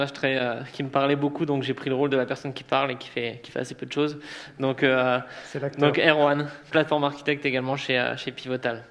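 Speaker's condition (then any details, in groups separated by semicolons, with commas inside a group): No condition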